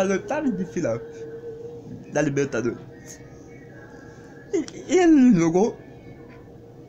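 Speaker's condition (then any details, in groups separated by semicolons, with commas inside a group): Cerebral palsy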